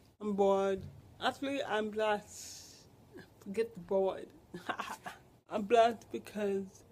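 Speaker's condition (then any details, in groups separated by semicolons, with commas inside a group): Cerebral palsy; atypical speech, often not understood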